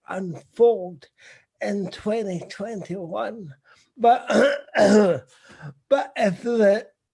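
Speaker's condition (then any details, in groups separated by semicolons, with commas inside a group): Cerebral palsy; visible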